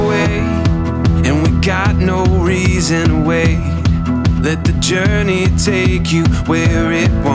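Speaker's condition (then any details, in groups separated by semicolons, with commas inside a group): No condition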